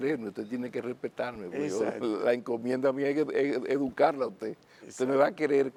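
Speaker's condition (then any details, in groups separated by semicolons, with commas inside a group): No condition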